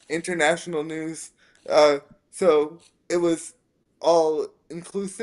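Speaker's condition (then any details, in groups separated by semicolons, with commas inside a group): Spastic quadriplegic cerebral palsy; uses wheelchair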